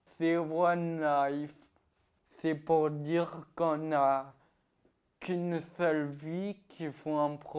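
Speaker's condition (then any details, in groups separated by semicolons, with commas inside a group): Ataxia-telangiectasia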